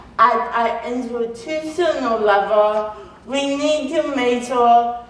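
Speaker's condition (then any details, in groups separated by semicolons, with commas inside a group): Cerebral palsy; phone speech misunderstood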